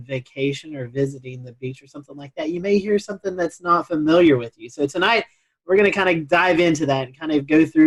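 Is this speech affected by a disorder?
No.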